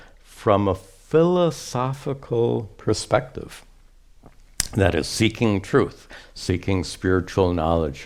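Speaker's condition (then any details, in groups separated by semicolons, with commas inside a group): No condition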